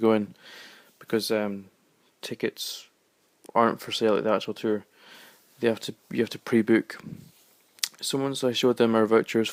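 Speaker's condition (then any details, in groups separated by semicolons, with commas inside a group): No condition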